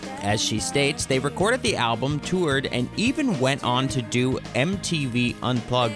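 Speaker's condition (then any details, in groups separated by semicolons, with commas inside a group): No condition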